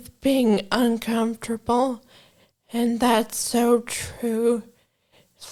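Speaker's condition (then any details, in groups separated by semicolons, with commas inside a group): Brain injury from aneurysm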